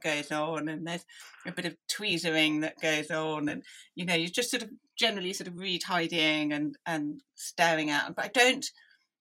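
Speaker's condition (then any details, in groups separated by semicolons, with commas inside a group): Deafness; listening took effort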